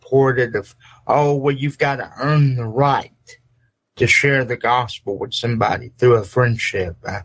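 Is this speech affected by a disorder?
Yes: cerebral palsy; cerebral palsy from birth, uses electric wheelchair.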